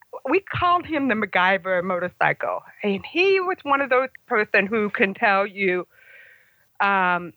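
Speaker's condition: Congenital hearing loss; about 75% hearing loss

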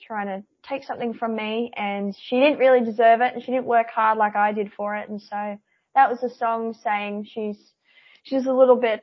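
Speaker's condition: Cleft palate; congenital cleft palate

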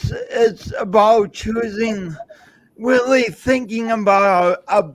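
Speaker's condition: Speech impediment; listeners need a few extra seconds to process

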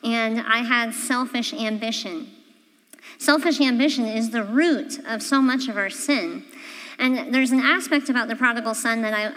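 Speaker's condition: Cleft palate; congenital

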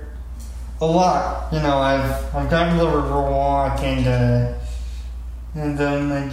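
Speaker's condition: Cerebral palsy; college student, uses campus disability accommodations

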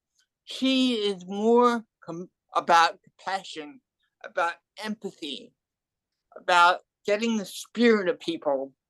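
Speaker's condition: Cerebral palsy and hearing loss; adult

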